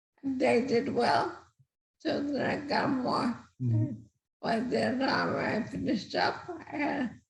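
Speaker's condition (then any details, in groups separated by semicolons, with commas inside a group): Multiple system atrophy; weakened speaking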